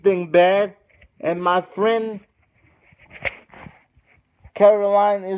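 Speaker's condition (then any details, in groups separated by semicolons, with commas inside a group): Cerebral palsy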